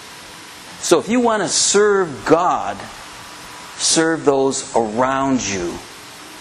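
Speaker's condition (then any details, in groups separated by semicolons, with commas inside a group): No condition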